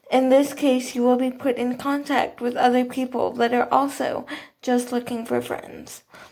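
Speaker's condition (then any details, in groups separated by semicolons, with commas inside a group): Cerebral palsy, athetoid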